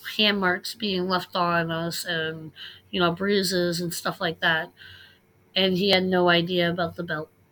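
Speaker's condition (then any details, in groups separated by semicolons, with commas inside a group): Cleft lip and palate; palate split down middle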